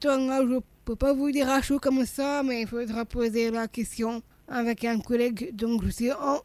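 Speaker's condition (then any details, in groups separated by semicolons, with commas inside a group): Down syndrome; congenital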